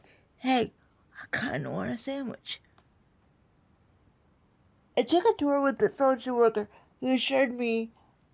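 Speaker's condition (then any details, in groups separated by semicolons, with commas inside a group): Spastic quadriplegic cerebral palsy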